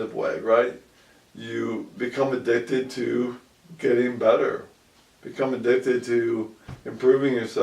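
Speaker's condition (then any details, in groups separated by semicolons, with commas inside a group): ALS; about 2 years since onset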